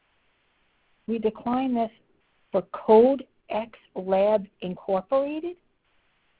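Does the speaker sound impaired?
No.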